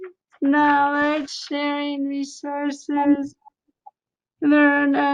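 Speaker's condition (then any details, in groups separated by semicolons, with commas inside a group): Cerebral palsy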